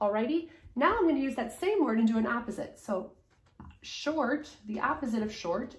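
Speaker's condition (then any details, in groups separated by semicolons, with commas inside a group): No condition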